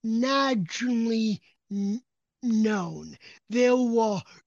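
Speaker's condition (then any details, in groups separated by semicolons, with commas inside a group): Cerebral palsy; calm voice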